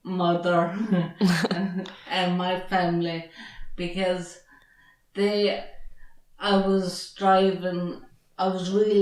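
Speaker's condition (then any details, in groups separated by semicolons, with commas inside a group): Traumatic brain injury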